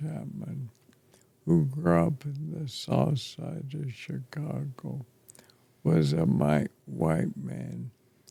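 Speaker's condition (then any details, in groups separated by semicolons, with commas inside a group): ALS; affects chest and throat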